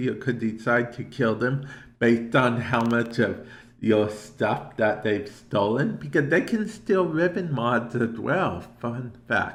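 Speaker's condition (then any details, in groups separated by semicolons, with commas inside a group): Cerebral palsy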